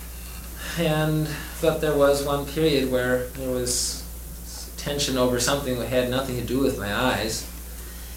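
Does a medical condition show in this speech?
No.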